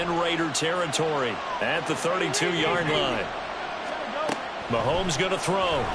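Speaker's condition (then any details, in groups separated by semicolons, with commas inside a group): No condition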